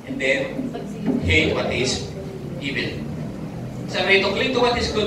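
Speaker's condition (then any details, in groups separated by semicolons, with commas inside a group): No condition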